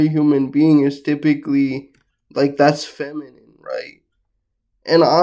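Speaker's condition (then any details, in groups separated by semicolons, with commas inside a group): Cerebral palsy, mixed, mild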